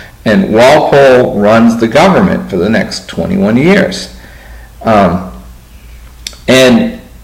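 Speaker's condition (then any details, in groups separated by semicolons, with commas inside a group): No condition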